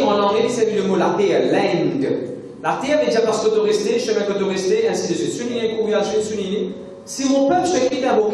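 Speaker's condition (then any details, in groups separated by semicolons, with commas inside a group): No condition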